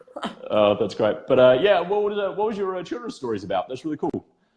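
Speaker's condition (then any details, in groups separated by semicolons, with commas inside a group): No condition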